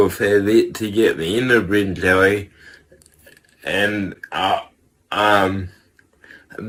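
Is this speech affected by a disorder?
Yes: cerebral palsy; from birth, tight muscles.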